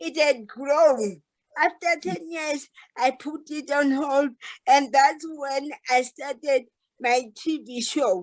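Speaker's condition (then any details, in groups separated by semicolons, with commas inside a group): Cerebral palsy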